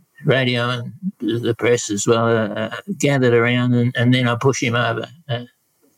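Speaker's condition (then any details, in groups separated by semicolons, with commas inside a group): Parkinson's disease; worsening last couple of years, on medication, slowed down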